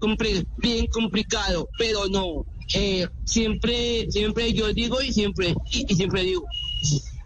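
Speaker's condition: Down syndrome; 24 years old; frequent word and phrase repetitions, fillers, hesitations, fragmented sentences

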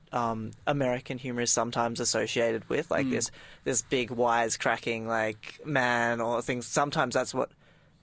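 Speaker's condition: No condition

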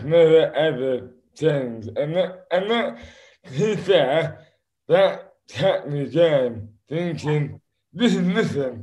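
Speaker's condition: Dystonia; affects speech and hands

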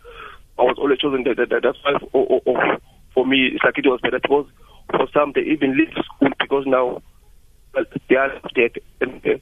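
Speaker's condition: Stuttering; stuttering since age 6, through school, worse at University of Cape Town introducing self, speaking before groups; speech therapy with Tina Lillian in Gauteng, coach Heather Wilkinson in Cape Town, slow reading, breathing, phone training; spoke fast before therapy, records own phone speech, no stuttering when singing, now speaks daily on phone; repeated sounds, blocks

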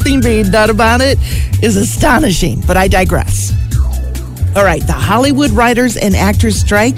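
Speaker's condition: No condition

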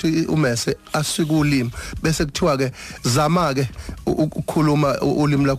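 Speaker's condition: No condition

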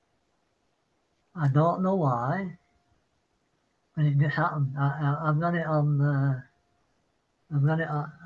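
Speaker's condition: Parkinson's; apologizes mid-sentence

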